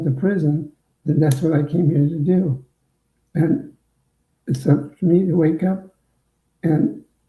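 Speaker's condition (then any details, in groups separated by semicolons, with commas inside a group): Parkinson's; voice changed by condition, differs from original and singing voice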